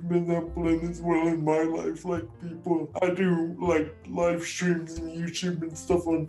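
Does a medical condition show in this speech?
Yes: cerebral palsy; spastic quadriplegic type.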